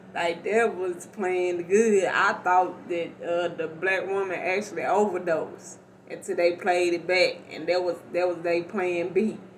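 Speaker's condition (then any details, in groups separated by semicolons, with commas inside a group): Cerebral palsy; not paralyzed, can stand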